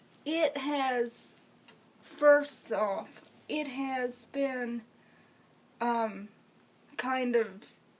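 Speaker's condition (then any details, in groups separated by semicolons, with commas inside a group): Cerebral palsy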